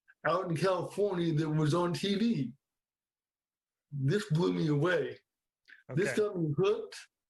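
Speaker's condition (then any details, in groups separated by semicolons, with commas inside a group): Cerebral palsy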